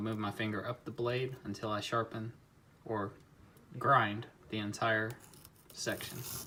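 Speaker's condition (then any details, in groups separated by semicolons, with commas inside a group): No condition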